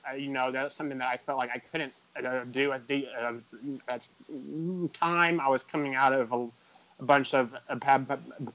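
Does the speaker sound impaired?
Yes: stuttering; chronic developmental stuttering, onset about age 3 to 3.5 per parents, not outgrown, persisted into adulthood; still stutters, describes it as a communication disability, avoids answering unknown phone calls; here repeated sounds, prolonged sounds.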